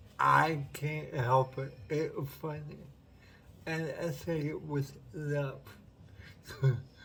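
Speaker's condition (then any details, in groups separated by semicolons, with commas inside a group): Cerebral palsy; uses wheelchair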